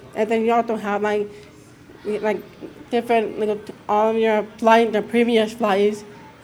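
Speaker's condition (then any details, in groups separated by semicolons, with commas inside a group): Deafness; mix of speech and sign growing up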